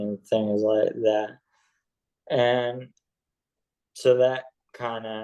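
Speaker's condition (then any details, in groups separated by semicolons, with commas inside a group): ALS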